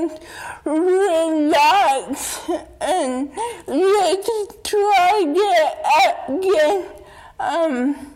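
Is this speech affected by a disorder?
Yes: dystonia; brain damage sometimes in basal ganglia, lost control over body, nervous system affected, wheelchair user, hands affected; takes deep breath and relaxes when tense to gain control, calms before able to speak.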